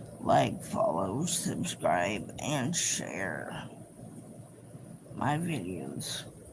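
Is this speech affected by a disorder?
Yes: cerebral palsy.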